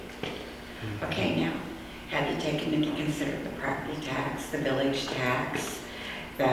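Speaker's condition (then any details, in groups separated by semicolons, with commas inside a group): No condition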